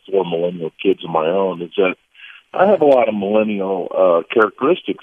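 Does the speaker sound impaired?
No.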